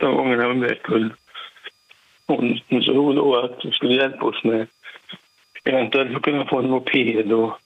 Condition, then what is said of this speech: Parkinson's disease. För jag har Parkinson också, så jag har svårt för att prata ibland.